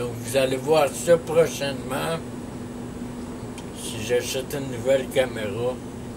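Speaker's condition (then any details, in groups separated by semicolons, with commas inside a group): Traumatic brain injury; surgery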